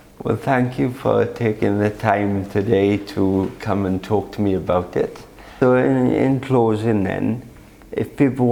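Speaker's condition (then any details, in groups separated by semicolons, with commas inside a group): Cerebral palsy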